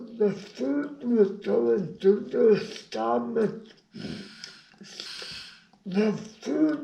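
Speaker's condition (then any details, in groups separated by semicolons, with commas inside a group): Brain injury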